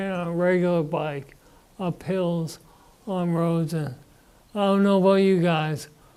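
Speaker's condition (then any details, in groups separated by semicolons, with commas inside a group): Parkinson's disease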